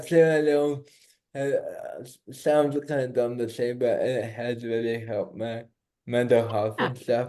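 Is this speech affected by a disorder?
Yes: cerebral palsy.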